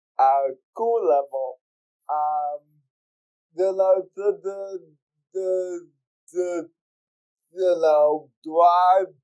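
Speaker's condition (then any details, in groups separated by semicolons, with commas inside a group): Cerebral palsy; speech therapy in childhood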